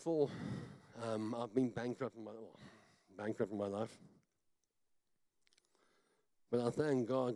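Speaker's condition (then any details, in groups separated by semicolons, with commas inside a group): Cleft palate; talks funny, self-described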